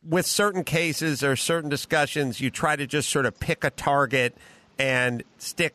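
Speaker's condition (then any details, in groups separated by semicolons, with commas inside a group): No condition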